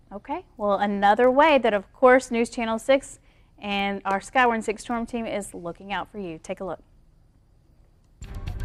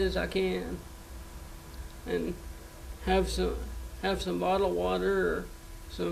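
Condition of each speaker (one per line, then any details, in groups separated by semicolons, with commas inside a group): No condition
Cerebral palsy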